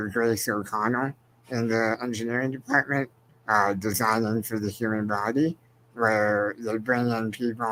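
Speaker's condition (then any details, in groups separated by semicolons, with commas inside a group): Spinal muscular atrophy; progressive, wheelchair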